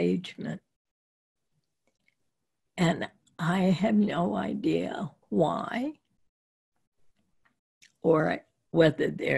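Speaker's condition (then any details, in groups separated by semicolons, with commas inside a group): Spasmodic dysphonia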